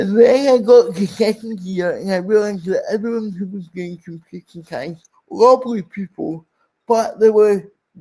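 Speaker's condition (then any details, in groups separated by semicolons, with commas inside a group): Cerebral palsy; speech impairment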